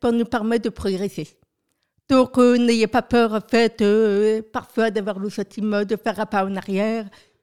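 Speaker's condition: Profound deafness from birth, profound, congenital

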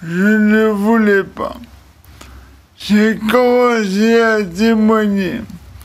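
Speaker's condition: ALS (Charcot disease); diagnosed a little over two years ago; muscles atrophying, lungs no longer working, travel difficult, cognition intact; speech deformed, may sound idiotic, content clear in own mind

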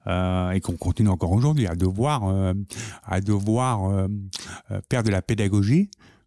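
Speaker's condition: Profound deafness from birth, congenital

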